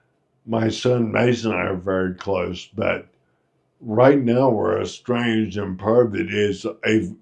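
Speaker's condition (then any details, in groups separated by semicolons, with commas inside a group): Friedreich's ataxia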